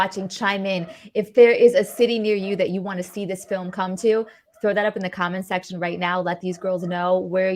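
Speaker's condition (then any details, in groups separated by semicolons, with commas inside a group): No condition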